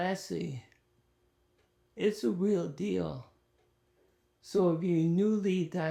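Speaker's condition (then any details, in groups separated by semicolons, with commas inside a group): ALS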